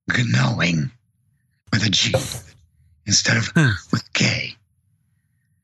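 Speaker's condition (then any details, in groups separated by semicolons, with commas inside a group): Vocal cord paralysis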